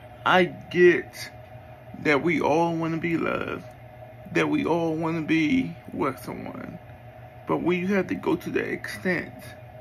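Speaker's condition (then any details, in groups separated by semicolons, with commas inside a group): Cerebral palsy; speech is not the best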